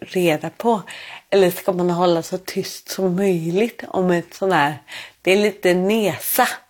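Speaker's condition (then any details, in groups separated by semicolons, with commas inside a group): Cerebral palsy; born without heartbeat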